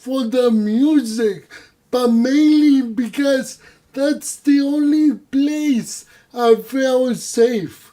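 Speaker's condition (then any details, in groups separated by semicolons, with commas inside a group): Cerebral palsy; no voice control, unusual voice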